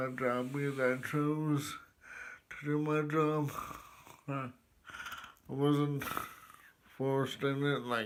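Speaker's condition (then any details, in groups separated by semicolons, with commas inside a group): Cerebral palsy, severe; spastic type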